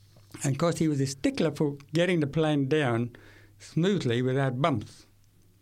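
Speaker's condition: Severe to profound hearing loss, acquired, from meningitis at age 8; struggles to follow fast speech and lecturers facing away

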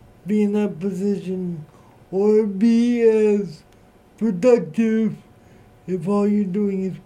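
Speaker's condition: Cerebral palsy; uses Google devices and Google Assistant controlled by voice; voice recognized by Google Assistant and Google Voice devices

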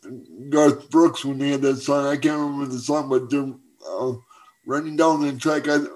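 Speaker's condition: Cerebral palsy; cerebral palsy from birth, uses wheelchair for mobility

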